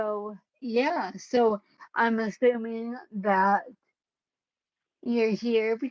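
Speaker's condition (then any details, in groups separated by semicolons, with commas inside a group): Cerebellar ataxia; caused by brain bleed, unsteady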